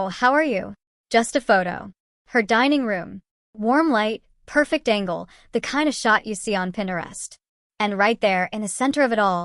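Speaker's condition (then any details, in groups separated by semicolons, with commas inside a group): No condition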